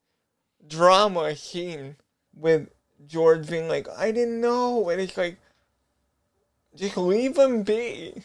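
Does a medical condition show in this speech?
Yes: cerebral palsy; brain disorder, brain injury.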